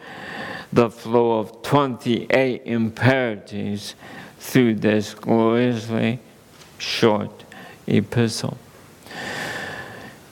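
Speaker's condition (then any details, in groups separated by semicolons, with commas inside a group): ALS; under neurologist care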